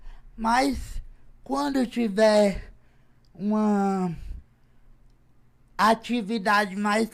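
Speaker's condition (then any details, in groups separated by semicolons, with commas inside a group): Cerebral palsy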